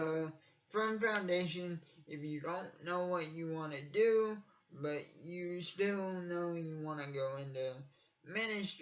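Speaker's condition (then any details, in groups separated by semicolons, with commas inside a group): Cerebral palsy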